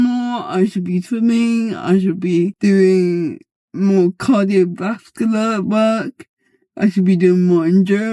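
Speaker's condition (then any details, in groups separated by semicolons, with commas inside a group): Cerebral palsy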